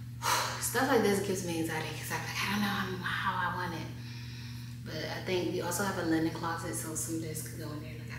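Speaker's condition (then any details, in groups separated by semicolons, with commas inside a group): No condition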